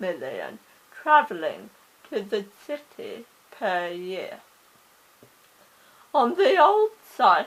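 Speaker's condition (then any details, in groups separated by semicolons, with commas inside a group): Cerebral palsy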